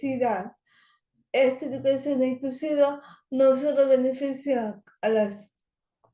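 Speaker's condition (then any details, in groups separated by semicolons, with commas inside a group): Cerebral palsy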